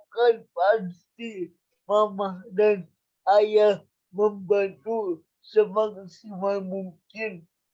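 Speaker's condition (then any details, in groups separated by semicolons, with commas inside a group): Cerebral palsy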